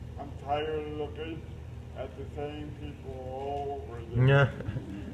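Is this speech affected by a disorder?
Yes: cerebral palsy; uses a lift for transfers.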